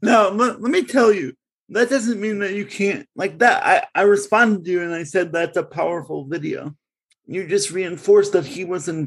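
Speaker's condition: Cerebral palsy; congenital cerebral palsy

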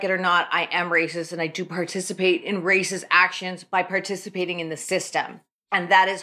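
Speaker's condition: No condition

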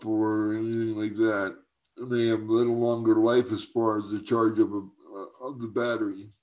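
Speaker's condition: Cerebral palsy; uses wheelchair for mobility

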